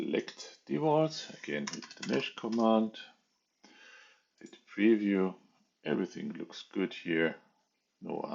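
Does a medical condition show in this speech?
No.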